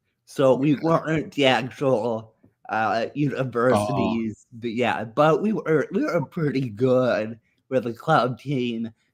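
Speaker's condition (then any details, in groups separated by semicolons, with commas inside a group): Muscular dystrophy; diagnosed age nine or ten, medication for spasms, mild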